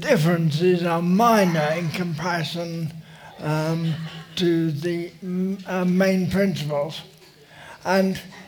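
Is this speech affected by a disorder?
Yes: motor neurone disease; uses wheelchair.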